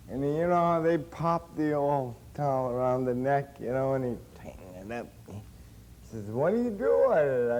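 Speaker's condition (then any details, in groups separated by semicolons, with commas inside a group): Cerebral palsy; since birth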